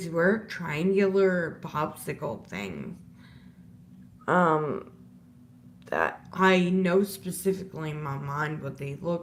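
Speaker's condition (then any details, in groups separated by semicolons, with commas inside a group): Disability causing slurred speech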